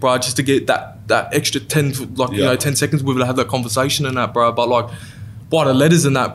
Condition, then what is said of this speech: No condition.